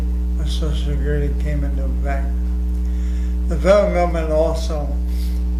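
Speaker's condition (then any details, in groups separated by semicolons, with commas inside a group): ALS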